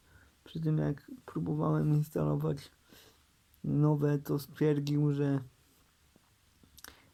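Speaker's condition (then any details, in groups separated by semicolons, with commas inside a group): Cerebral palsy; uses wheelchair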